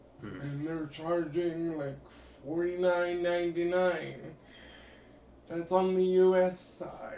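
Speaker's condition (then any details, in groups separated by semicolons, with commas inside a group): Cerebral palsy; limbs affected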